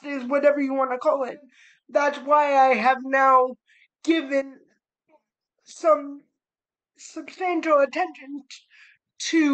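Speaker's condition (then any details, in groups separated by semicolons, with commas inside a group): Cerebral palsy; spastic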